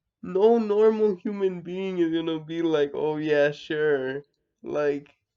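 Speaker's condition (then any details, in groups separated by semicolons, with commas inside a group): Cerebral palsy, mixed, mild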